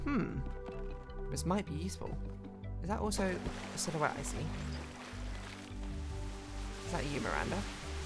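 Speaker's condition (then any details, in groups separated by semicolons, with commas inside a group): No condition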